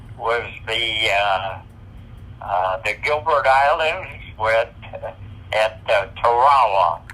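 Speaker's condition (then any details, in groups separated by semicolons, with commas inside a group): Parkinson's disease; on medication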